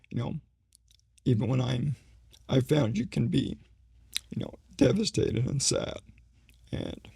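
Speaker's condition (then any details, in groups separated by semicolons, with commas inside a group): ALS; slowly progressing form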